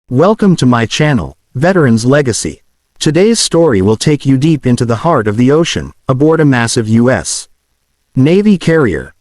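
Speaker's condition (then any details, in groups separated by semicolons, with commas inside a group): No condition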